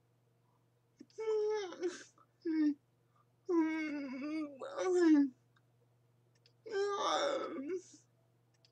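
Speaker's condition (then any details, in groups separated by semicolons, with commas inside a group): Cerebral palsy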